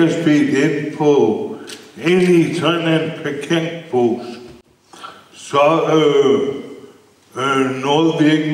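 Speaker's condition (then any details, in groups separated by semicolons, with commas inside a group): Brain injury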